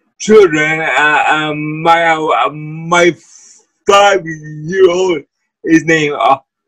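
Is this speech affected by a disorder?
Yes: cerebral palsy; voice and way of talking affected.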